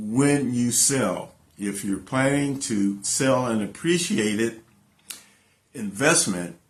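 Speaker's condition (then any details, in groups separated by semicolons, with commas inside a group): No condition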